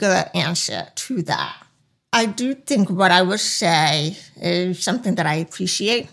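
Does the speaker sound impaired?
Yes: profound hearing loss; deaf accent, speech sounds like a perpetual cold, listeners may need repetition to understand.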